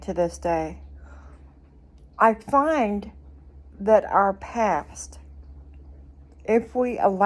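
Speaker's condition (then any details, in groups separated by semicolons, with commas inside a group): Cerebral palsy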